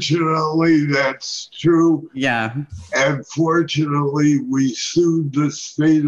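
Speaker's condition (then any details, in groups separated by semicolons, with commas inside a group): Parkinson's disease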